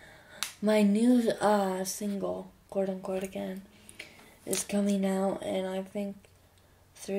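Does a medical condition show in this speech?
Yes: cerebral palsy.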